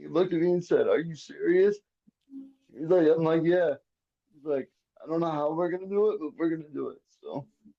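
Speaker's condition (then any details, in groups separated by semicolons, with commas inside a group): Cerebral palsy, quadriplegic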